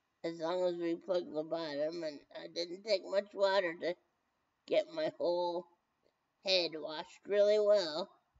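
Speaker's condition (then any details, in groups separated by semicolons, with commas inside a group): Brain injury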